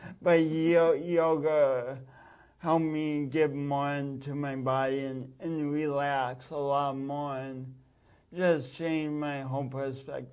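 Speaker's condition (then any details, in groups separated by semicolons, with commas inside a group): Speech impediment from birth oxygen loss; oxygen loss at birth from kinked umbilical cord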